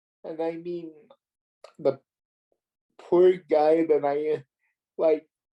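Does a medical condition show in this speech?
Yes: cerebral palsy; premature birth.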